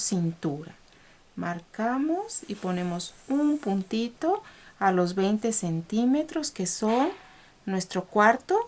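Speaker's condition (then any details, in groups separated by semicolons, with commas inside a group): No condition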